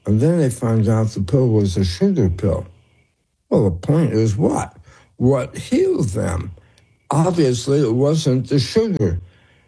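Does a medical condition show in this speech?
Yes: tongue cancer; tongue cancer found by ear nose throat doctor, throat scan malignant, later scan benign tumor; slurred speech.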